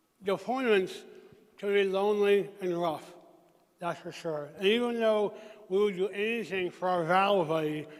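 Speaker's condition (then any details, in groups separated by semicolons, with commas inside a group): Traumatic brain injury; emergency tracheotomy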